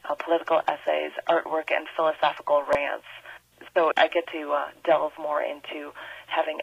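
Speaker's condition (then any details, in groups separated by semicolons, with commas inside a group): No condition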